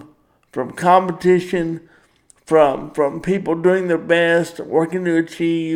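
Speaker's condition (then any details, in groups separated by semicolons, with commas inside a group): Cerebral palsy; power wheelchair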